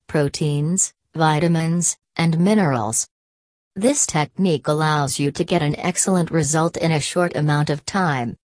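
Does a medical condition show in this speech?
No.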